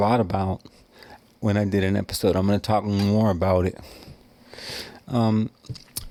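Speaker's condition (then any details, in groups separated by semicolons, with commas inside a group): Cerebral palsy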